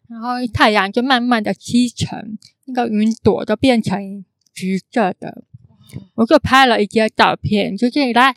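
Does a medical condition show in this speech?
Yes: congenital hearing impairment, congenital cochlear underdevelopment; intonation slightly different from typical speakers, can sound sing-song.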